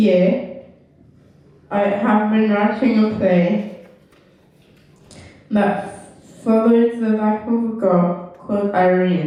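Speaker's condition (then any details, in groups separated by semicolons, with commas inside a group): Cerebral palsy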